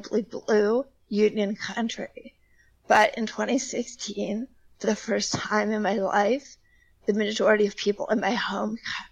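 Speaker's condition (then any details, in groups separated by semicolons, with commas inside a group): Spasmodic dysphonia; onset as teenager in drama club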